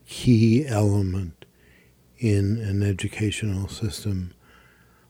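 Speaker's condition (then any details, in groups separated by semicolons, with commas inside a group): Parkinson's disease; developing over about 5 years, now age 70; more noticeable over last year, especially last 6 months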